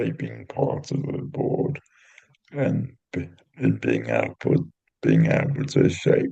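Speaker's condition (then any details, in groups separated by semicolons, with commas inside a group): Cerebral palsy; intrathecal baclofen pump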